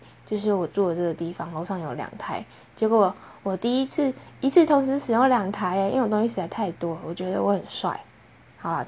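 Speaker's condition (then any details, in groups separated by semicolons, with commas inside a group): No condition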